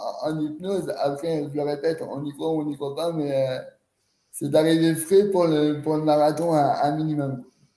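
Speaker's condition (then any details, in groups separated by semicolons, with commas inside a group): Cerebral palsy; age 30, spasticity, startles at noise, cramps block leg movement, physiotherapy, posture work, hydration, sophrology, hypnosis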